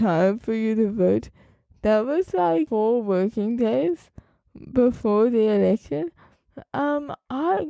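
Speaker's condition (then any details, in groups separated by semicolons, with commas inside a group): Cerebral palsy; uses wheelchair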